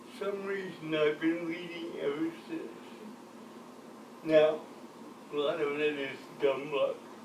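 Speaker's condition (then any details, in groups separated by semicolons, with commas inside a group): Cerebral palsy; from birth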